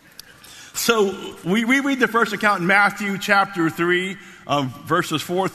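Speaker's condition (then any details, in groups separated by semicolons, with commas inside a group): No condition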